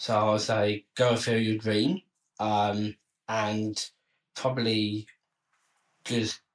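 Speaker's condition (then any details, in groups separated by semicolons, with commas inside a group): Down syndrome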